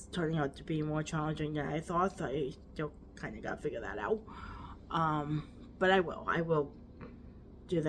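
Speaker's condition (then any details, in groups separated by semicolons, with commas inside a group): Cerebral palsy, quadriplegic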